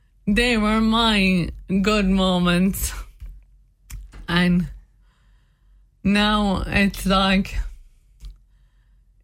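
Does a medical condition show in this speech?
Yes: motor neurone disease; very limited hand use, hands worst affected, difficulty eating, walking limited but still tries.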